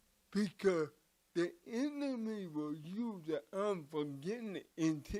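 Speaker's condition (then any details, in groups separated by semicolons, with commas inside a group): Cerebral palsy; from birth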